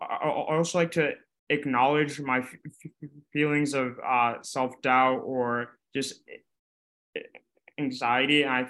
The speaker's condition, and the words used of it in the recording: Stuttering. I'm a person who stutters, and and uh, if you hear any blocks or repetition in my speech, it's my stutter.